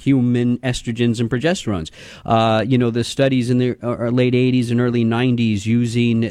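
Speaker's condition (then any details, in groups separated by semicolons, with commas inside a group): No condition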